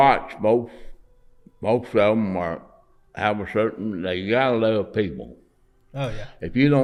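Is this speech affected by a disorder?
Yes: Parkinson's.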